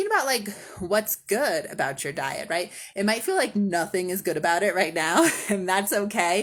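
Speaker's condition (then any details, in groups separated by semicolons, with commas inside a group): No condition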